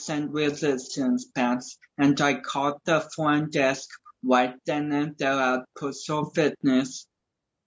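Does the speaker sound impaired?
Yes: cerebral palsy; cause: slightly wrapped around neck, affects balance, speech, coordination, childhood walker, wheelchair, crutches, leg braces, helmet, frequent falls.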